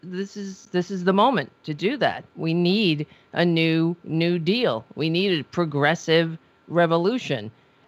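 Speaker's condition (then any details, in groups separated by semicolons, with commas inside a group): No condition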